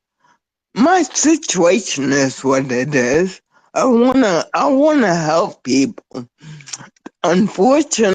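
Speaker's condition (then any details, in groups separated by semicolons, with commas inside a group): Spinocerebellar ataxia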